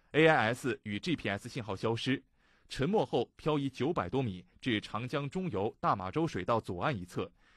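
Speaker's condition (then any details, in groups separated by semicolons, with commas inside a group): No condition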